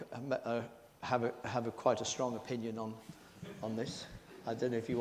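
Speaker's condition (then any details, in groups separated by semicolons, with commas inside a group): No condition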